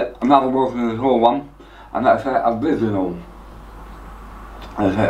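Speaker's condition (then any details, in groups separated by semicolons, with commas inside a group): Tongue cancer; half tongue removed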